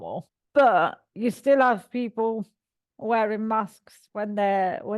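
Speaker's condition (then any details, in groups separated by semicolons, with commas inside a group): Cerebral palsy; all four limbs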